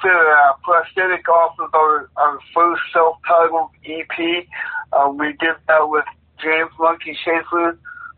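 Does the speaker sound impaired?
Yes: cerebral palsy.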